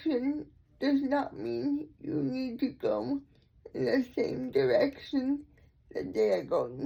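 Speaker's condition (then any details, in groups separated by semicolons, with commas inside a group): Cerebral palsy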